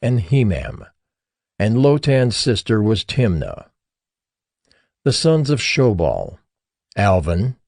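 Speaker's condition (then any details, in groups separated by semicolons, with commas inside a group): No condition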